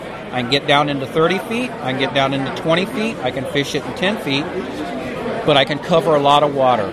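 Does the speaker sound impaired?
No.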